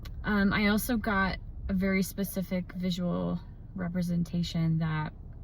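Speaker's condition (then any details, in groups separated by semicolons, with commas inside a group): No condition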